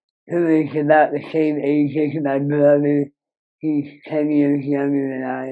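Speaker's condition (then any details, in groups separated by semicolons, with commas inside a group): Moebius syndrome; severe nerve damage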